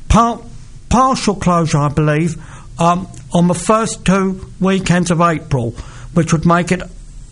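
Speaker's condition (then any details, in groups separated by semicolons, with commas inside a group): No condition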